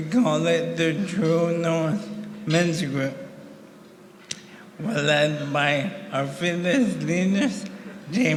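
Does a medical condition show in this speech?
Yes: ALS; about 1.5 years since diagnosis.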